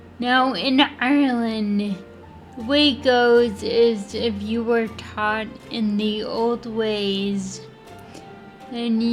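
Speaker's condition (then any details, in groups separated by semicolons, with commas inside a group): Friedreich's ataxia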